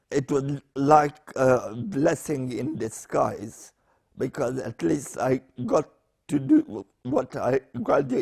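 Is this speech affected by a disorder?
Yes: spastic paraplegia with essential tremor.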